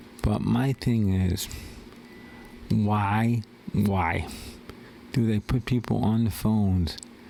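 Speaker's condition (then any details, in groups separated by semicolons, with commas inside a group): Cerebral palsy; wheelchair user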